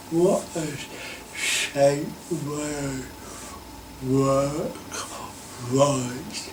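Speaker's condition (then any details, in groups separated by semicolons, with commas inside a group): Cerebral palsy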